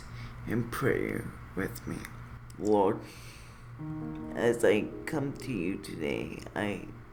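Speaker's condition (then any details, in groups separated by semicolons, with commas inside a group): Cerebral palsy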